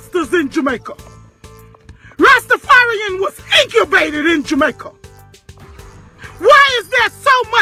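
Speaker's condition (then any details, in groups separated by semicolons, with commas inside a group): No condition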